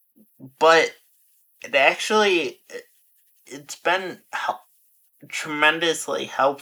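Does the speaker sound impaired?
Yes: Friedreich's ataxia; diagnosed at age 17 or 18 in final high school year, earlier uncoordinated and clumsy, progressive; clinical trial participant, rapid physical decline after diagnosis.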